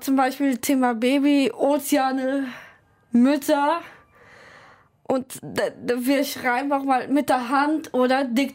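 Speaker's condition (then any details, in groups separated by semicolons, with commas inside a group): Down syndrome; trisomy 21, chromosome 21 present three times instead of twice, develops differently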